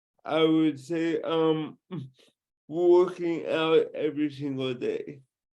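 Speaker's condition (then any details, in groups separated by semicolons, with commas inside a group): Cerebral palsy; from birth; speech impediment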